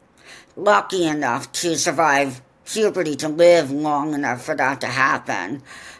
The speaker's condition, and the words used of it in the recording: Deafness. I'm not even very good at this, but, I've had to take training, and you're just a natural.